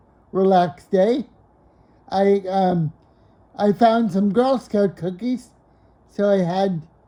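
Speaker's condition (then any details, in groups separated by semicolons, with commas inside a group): Cerebral palsy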